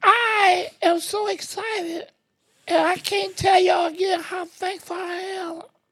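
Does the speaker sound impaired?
Yes: ALS; wheelchair, trach changed by ENT, Charleston VA ALS clinic quarterly with speech therapist, sometimes hard breathing.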